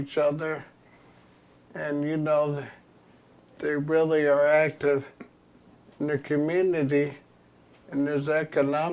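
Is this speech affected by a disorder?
Yes: ALS; progressive terminal illness.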